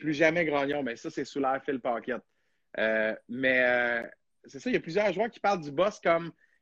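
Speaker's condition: No condition

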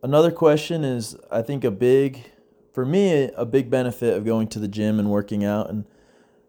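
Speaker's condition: No condition

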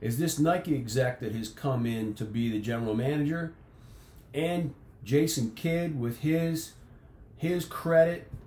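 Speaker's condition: No condition

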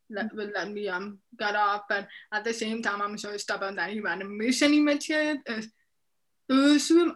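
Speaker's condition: Deafness, profound, severe; noticed at 7 months

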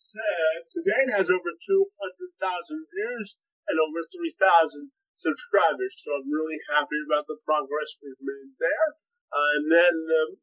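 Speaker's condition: Cerebral palsy; spastic quadriplegic

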